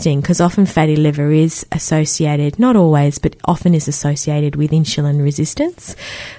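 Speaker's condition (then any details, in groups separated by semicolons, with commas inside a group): No condition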